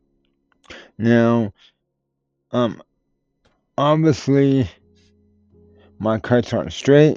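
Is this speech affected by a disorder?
Yes: cerebral palsy; tends to mess up words.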